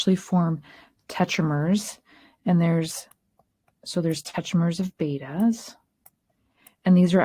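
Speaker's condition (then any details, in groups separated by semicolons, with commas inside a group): No condition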